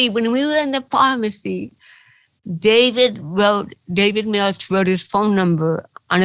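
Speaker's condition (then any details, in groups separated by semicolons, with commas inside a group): Cerebral palsy; from birth, titanium neck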